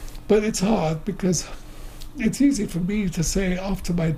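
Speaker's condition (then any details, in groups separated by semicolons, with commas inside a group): Motor neuron disease; wheelchair user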